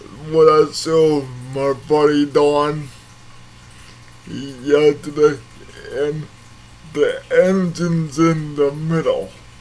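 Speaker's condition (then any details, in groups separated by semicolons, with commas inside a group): Cerebral palsy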